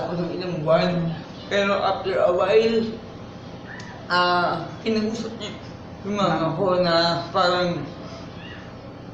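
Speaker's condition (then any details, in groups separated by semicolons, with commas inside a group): Mild cerebral palsy; mild, affects movement and hands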